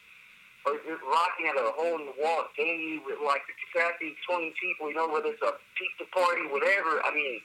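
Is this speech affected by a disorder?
No.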